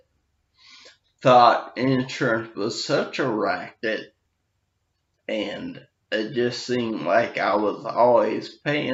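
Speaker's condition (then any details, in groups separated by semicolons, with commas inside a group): Brain injury with dysarthria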